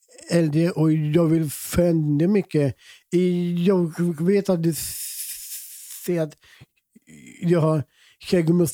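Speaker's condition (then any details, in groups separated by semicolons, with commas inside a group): Down syndrome; present from birth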